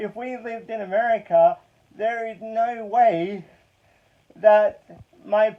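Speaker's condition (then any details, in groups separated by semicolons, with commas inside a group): Cerebral palsy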